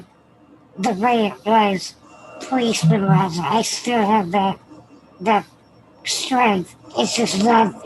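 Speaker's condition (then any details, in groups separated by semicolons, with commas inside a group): Spinal muscular atrophy; full-time ventilator, stable, Spinraza treatment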